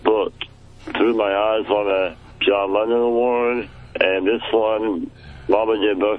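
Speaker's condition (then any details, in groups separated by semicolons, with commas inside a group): Muscular dystrophy; childhood onset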